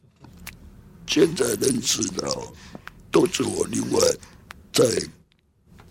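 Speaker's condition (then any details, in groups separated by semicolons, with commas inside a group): Laryngectomy for hypopharyngeal cancer; total laryngectomy for stage four hypopharyngeal cancer diagnosed at 45, smoker since junior high; hoarse voice before diagnosis, voice lost after surgery, 1.5 years to say own name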